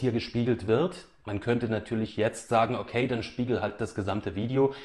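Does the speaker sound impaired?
No.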